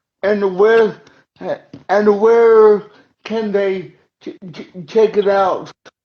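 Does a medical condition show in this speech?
Yes: cerebral palsy; uses wheelchair.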